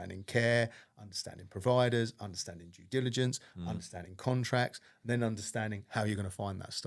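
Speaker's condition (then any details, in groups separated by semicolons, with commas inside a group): No condition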